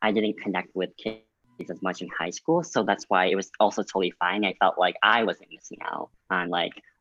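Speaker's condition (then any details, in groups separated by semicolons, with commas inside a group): Cleft lip and palate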